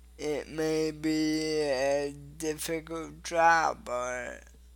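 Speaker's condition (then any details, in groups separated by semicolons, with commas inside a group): Cerebral palsy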